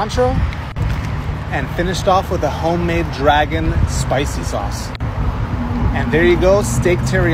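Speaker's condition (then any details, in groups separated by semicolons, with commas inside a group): No condition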